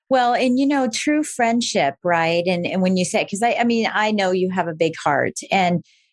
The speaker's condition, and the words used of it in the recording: No condition.